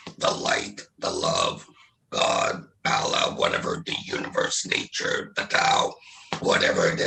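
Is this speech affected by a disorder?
Yes: laryngectomy.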